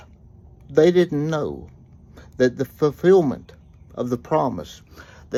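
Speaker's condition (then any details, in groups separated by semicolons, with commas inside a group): Cerebral palsy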